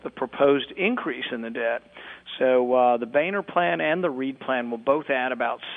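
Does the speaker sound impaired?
No.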